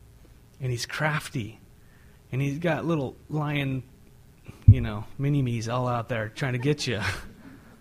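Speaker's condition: No condition

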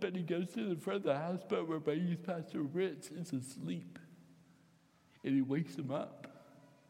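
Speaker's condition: Cerebral palsy; mild cerebral palsy from birth, torsional dystonia from eighth grade

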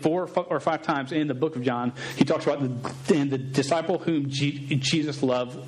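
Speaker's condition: Stutter; probably present in childhood; sometimes unable to say own name in public; repeated words, prolonged sounds

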